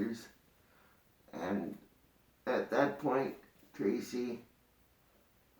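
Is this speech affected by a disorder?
Yes: cerebral palsy.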